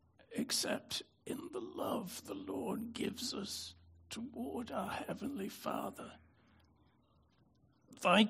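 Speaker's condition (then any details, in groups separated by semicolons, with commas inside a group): Spasmodic dystonia; prior stroke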